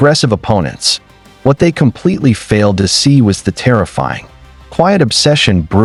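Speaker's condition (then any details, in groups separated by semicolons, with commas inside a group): No condition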